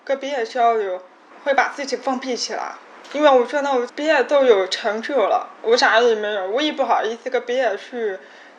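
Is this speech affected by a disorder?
Yes: hearing impairment; hearing disability, hearing damaged in childhood accident, completed rehabilitation training; childhood speech training with parents, repeating each word hundreds of times daily.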